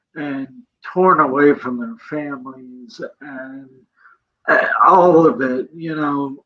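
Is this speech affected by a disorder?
Yes: cerebral palsy; present from birth.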